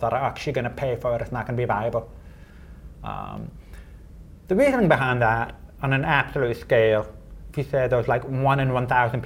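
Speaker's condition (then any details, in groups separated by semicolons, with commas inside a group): Deafness; unable to make phone calls unaided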